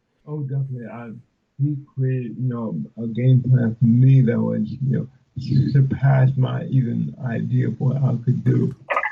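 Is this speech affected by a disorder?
Yes: cerebral palsy; speech affected.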